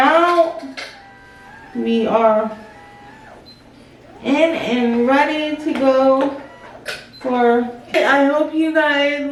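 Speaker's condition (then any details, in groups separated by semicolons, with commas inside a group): Spastic quadriplegic cerebral palsy; breathes hard during transfers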